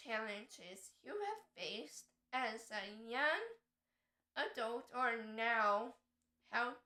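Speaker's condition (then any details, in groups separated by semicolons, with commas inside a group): Cerebral palsy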